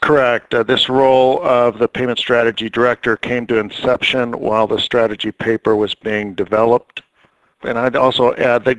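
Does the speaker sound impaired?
No.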